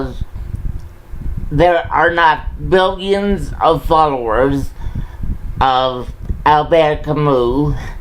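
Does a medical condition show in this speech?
Yes: cerebral palsy.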